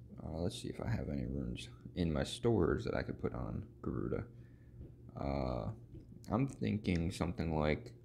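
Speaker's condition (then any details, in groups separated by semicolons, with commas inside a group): No condition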